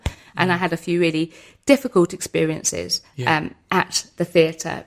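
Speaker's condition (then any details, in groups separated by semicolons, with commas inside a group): Tourette's syndrome; wheelchair user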